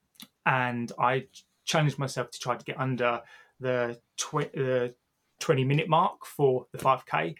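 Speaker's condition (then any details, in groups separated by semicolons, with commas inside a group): Stammer; long hidden even from wife and kids, became quite unwell with it last year; speaking on podcast with stammer, says speaking here has taken a lot; has always fought to be able to speak; repeated sounds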